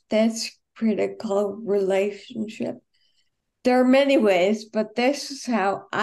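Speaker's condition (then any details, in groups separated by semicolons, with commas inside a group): Friedreich's ataxia; onset age 19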